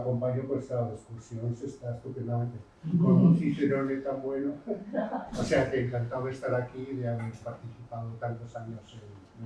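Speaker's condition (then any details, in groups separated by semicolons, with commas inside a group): No condition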